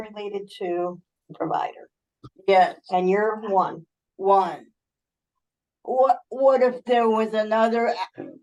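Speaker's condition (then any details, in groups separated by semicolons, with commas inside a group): Cerebral palsy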